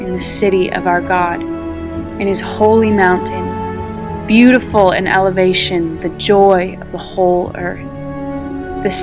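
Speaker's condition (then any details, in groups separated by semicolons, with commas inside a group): No condition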